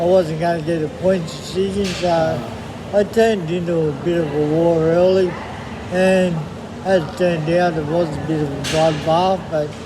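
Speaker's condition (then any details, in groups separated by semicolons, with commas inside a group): MND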